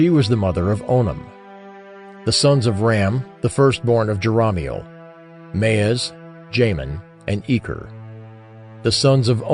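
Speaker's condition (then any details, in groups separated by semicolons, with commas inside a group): No condition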